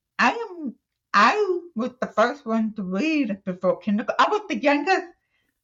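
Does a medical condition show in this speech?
Yes: deaf, cochlear implant user; cochlear implant at 33.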